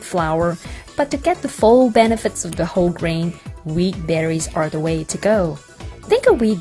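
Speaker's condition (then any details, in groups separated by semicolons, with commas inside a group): No condition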